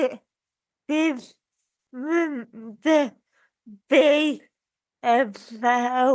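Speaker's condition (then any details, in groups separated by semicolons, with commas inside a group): Cerebral palsy; from birth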